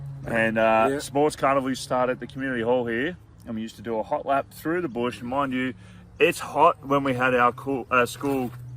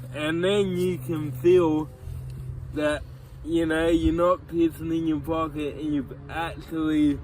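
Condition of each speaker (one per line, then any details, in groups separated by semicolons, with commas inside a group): No condition
Cerebral palsy; from birth, tight muscles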